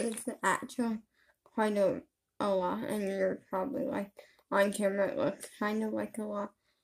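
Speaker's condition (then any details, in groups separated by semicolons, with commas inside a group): Brain injury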